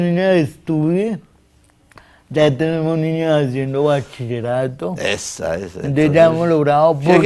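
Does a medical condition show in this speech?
Yes: cerebral palsy; difficulty speaking.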